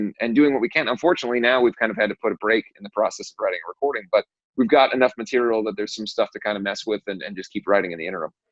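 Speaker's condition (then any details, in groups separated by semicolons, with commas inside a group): No condition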